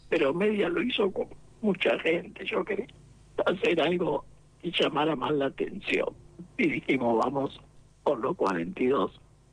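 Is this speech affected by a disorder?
Yes: laryngectomy, esophageal speech; esophageal voice, very hard to relearn, sounds fairly clear, no assistive device.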